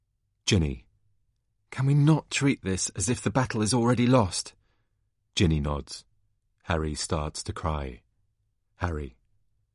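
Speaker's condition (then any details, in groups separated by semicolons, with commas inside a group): No condition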